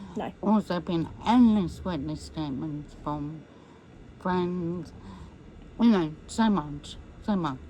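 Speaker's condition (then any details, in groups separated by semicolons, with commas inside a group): MND; voice may be difficult to understand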